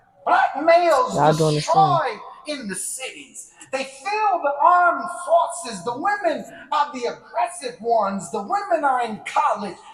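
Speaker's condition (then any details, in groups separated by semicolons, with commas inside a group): No condition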